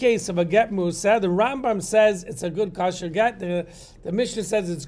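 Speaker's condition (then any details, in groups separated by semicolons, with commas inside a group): No condition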